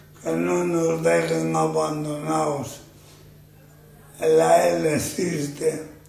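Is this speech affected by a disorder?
Yes: amyotrophic lateral sclerosis.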